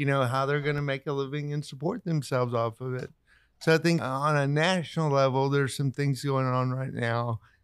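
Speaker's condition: Cerebral palsy; gets around pretty well

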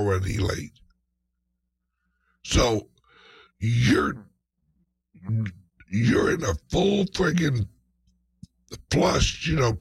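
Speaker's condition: Speech impediment, mild; slight speech impediment

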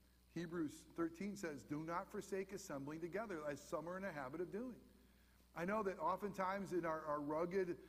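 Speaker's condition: No condition

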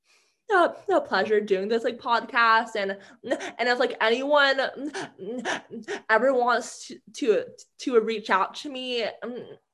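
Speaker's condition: Stuttering; stuttering since childhood, has had speech therapy; speaks in a different way, self-described as communicating just fine; repeated words, prolonged sounds

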